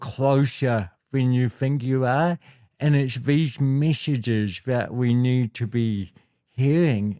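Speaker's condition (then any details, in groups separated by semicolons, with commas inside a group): Cerebral palsy; voice sounds different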